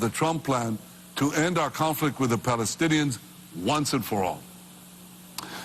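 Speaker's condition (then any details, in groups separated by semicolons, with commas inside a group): No condition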